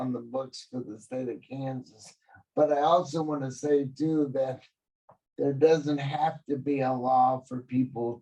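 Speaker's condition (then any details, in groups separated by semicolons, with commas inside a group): Cerebral palsy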